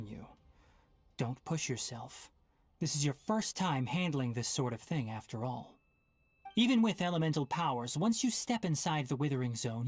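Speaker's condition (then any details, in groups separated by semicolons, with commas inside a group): No condition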